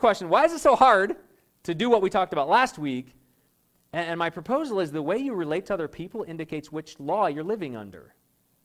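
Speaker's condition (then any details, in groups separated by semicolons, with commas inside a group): No condition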